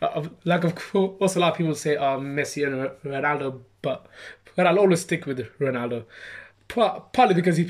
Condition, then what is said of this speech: Stuttering. Due to my stammer, it's quite tough and I just can't seem to say it properly, so I can try my best.